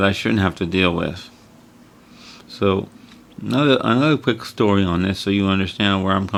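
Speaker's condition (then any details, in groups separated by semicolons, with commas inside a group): Cerebral palsy; wheelchair user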